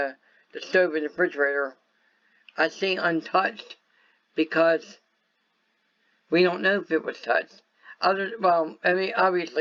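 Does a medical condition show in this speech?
Yes: cerebral palsy; voice sound affected.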